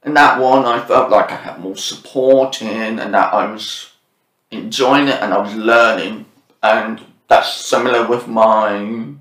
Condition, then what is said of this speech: Deafness. And that was just what been helping me to be able to speak as clearly.